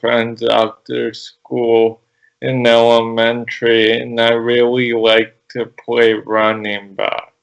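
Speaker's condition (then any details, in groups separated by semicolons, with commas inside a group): Cerebral palsy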